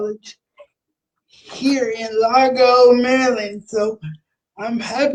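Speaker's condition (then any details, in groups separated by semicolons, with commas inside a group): Cerebral palsy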